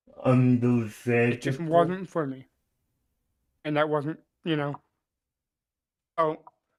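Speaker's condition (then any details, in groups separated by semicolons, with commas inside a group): Cerebral palsy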